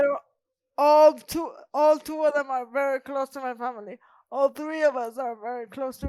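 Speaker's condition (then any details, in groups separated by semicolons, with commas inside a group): Cerebral palsy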